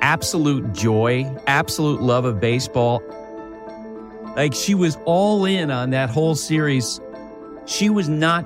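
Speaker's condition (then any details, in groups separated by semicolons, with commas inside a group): No condition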